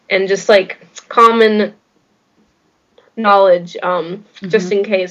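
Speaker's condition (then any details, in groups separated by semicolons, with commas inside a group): Stuttering; stuttering since about age 3, father also stutters; age 16, 13 years since onset, ineffective school therapy, now stuttering-trained professional, friends support group conventions; prolonged sounds, blocks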